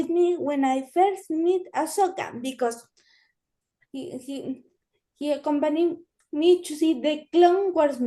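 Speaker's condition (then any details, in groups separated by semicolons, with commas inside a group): Cerebral palsy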